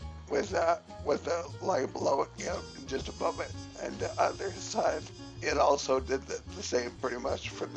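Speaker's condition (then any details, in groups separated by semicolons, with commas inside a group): Cerebellar ataxia from brain tumour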